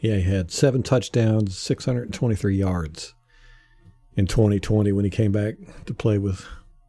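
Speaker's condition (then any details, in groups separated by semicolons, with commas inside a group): No condition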